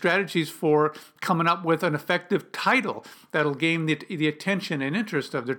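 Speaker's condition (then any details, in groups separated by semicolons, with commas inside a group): No condition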